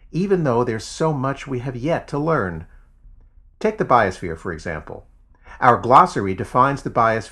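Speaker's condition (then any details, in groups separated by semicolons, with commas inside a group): No condition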